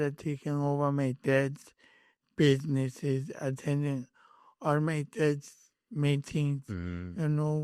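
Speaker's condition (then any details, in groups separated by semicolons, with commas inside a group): Cerebral palsy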